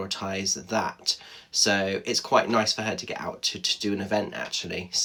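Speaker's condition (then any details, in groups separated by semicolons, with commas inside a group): No condition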